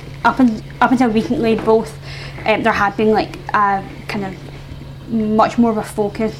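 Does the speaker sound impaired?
Yes: isolated cleft palate; congenital isolated cleft palate, lip not involved, surgeries through childhood and adulthood, jaw surgery for underbite from impaired jaw growth; noticeable speech difference, bar staff often not understanding, partner first took it for accent, sometimes exaggerated at cleft events.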